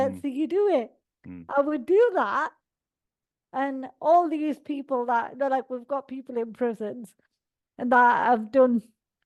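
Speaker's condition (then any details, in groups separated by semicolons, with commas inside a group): Cerebral palsy; all four limbs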